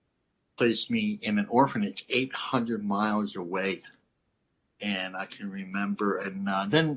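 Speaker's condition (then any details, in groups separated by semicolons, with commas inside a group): Cleft lip and palate; lisp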